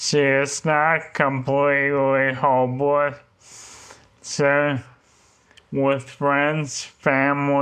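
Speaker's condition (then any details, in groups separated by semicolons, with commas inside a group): ALS; slow progression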